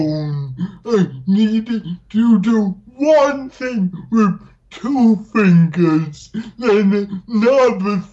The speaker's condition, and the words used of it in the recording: Dysarthria. And now it's more like people occasionally can't understand me, but more often can.